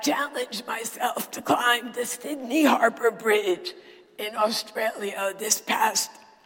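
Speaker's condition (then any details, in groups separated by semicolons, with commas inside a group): Dysphonia; lost ability to sing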